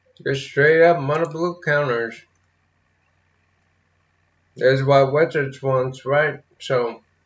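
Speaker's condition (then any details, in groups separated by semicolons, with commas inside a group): Multiple sclerosis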